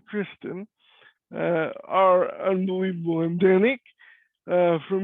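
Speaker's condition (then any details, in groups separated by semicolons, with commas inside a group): Cerebral palsy; voice is different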